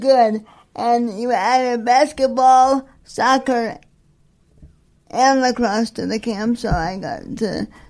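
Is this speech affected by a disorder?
Yes: spastic quadriplegic cerebral palsy, severe; lack of brain oxygen at birth, born 3 months premature, birth weight 1 pound 14 ounces, all muscles very tight; age 36, aging with spasticity difficult, has therapist team; tightness audible in voice, attributed to excitement, able to talk unlike many with severe CP.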